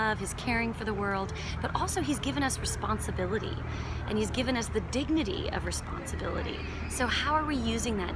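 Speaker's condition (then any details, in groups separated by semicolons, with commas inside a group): No condition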